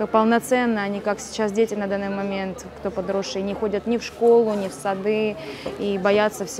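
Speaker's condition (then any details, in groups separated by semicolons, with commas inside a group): No condition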